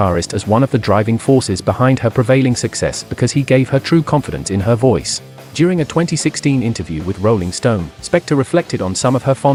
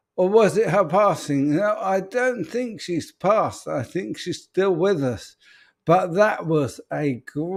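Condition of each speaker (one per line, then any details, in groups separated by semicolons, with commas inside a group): No condition
ALS; affects emotions, speech, right hand; slightly weak right arm; voice may sound peculiar, speech somewhat affected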